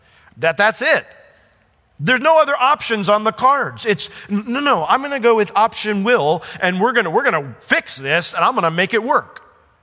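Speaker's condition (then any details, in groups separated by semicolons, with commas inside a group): No condition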